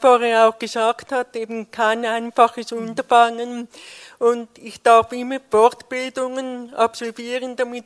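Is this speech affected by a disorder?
Yes: deafness.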